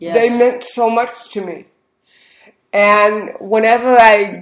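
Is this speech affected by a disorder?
Yes: cerebral palsy; hearing impaired, CP preschool in Long Beach from 18 months, childhood physical, occupational, speech therapy; very slurred speech as a child from cerebral palsy plus hearing impairment.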